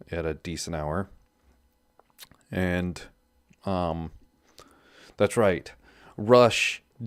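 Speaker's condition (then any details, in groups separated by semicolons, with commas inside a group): No condition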